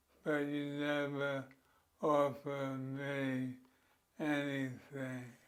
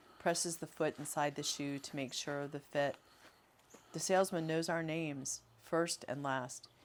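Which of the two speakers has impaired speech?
The first: Parkinson's disease; affects handwriting; nearly 20 years since onset, speech and physical therapy, medications, rigidity; hard to understand, swallowing muscles affected, mouth exercises.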